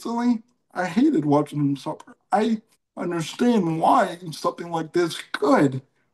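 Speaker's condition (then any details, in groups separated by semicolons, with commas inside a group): Cerebral palsy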